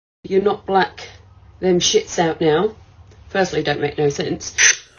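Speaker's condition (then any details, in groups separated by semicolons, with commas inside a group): No condition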